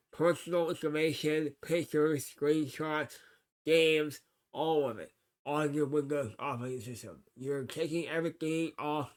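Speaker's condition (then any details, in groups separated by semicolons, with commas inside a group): Cerebral palsy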